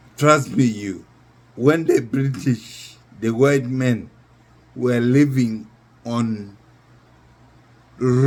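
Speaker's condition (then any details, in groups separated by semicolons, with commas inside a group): Neurological disease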